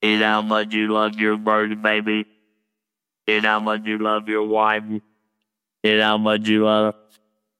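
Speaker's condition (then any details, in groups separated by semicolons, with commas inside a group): Laryngectomy, total laryngectomy with electrolarynx; robotic electric wand voice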